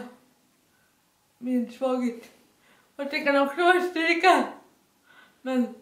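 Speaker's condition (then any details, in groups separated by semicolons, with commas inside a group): Dyskinetic cerebral palsy; dyskinetic form, severe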